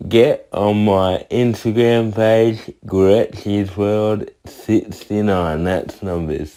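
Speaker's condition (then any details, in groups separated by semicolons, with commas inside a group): Cerebral palsy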